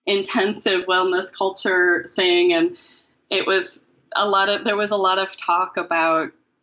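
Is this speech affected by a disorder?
No.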